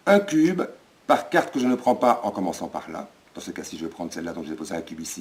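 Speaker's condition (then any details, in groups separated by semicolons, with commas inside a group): No condition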